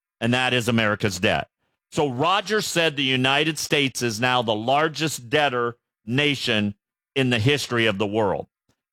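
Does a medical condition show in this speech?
No.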